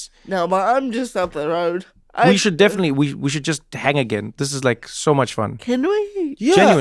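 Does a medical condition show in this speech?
No.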